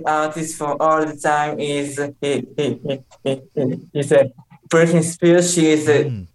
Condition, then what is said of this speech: Stuttering. I don't know if you listened to my previous interview, but I stutter in every sentence that I speak, and this is so much